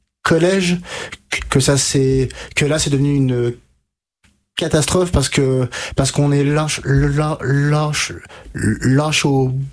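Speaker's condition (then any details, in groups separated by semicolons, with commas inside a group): Stuttering; onset age 5 to 6, severe from age 5 to 20, untreated in childhood; age 33, therapy from age 20 with stuttering specialist Catherine Daubier, Nancy, fluency techniques; blocks and repetitions, formerly could not finish a sentence without blocking; repeated words, prolonged sounds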